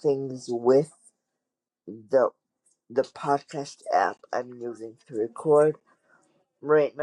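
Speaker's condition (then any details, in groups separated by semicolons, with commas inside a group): Cerebral palsy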